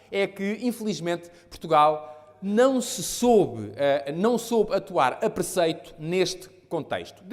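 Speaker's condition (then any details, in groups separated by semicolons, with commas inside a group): No condition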